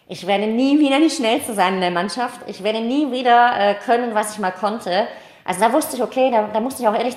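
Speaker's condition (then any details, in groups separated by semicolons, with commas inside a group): Cleft palate, mild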